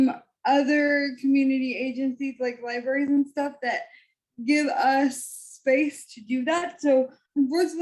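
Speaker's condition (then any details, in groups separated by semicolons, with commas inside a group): Cerebral palsy; from birth, wheelchair user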